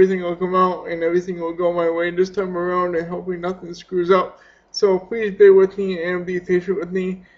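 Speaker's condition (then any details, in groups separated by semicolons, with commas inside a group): Cerebral palsy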